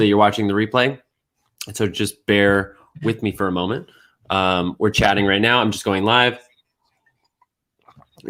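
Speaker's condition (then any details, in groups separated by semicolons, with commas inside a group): No condition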